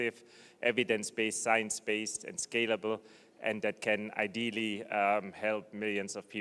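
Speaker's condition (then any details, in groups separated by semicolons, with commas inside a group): No condition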